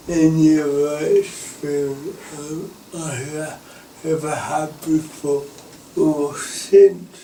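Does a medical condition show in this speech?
Yes: cerebral palsy.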